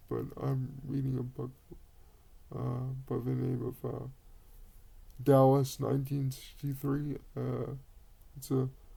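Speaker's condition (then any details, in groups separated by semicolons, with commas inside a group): Cerebral palsy; quadriplegic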